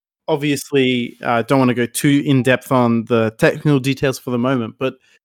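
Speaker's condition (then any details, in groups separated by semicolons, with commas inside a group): No condition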